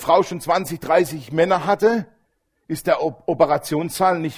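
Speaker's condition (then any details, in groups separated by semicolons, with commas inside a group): No condition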